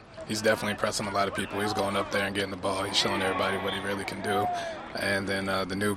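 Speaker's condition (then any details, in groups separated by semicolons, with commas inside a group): No condition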